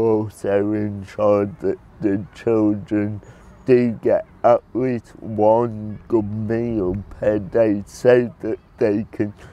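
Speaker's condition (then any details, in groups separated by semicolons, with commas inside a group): Cerebral palsy; predicted never to talk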